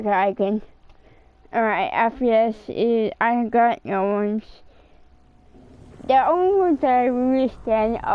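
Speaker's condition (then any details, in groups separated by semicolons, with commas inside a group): Cerebral palsy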